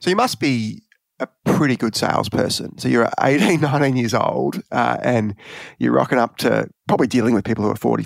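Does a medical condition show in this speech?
No.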